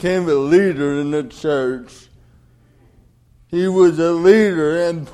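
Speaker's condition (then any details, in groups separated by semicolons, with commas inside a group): Cerebral palsy; Kennedy Krieger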